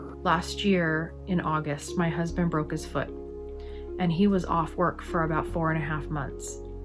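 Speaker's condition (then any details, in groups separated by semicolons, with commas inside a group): No condition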